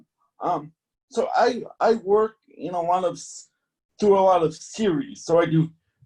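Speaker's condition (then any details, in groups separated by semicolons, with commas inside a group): Cerebral palsy; spastic type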